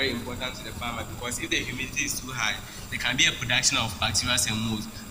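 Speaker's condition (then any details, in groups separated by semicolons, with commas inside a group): No condition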